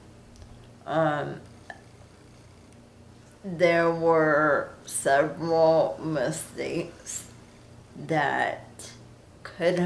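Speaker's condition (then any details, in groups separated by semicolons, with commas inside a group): Cerebral palsy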